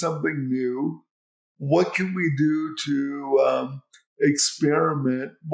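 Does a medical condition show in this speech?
Yes: cerebral palsy.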